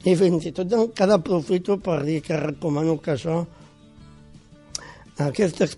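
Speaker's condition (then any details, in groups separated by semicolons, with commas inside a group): Down syndrome; congenital, born with it, extra chromosome, age 45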